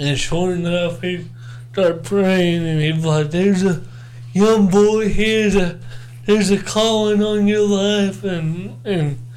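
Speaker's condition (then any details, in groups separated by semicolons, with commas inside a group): Cerebral palsy; audible speech impediment, speech only affected function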